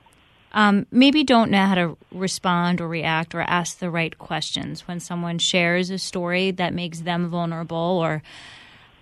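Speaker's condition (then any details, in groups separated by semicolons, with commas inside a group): No condition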